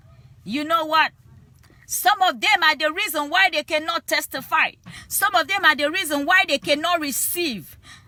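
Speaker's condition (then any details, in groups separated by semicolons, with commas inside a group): No condition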